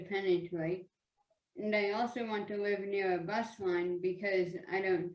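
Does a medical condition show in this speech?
Yes: speech apraxia; childhood apraxia of speech, genetic syndrome, hypertonia; intensive speech therapy early childhood, breathing device for speech muscles; hard to send messages to speech muscles, sounds slow, unclear.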